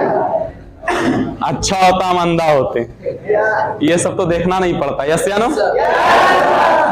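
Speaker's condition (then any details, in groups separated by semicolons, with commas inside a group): No condition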